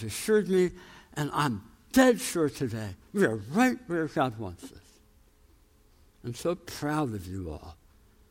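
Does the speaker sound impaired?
Yes: tongue cancer, jaw reconstruction, osteonecrosis of jaw after radiation.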